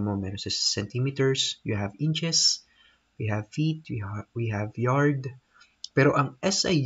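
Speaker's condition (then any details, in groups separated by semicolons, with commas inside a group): No condition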